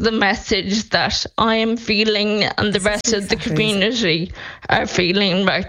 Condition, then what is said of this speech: Ataxia. Your speech, I have to say, is deteriorating.